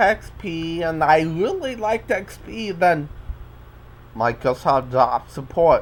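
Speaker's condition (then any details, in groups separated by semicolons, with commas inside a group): Cerebral palsy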